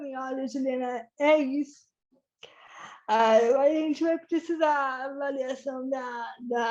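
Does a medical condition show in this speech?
Yes: cerebral palsy.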